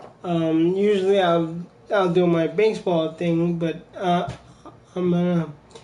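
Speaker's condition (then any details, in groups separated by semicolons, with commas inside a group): Cerebral palsy; from birth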